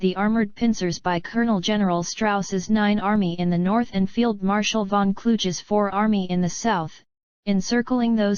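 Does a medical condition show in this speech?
No.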